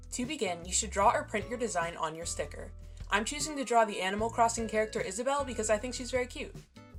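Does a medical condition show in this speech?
No.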